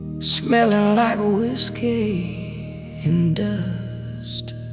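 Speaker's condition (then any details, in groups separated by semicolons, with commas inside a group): No condition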